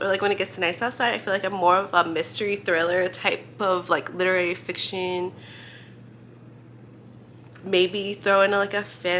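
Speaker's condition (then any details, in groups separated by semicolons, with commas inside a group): No condition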